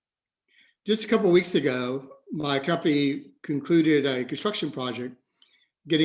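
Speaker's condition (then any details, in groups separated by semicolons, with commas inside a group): No condition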